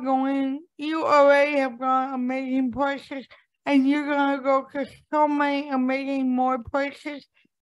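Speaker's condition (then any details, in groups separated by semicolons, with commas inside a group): Cerebral palsy; impaired speech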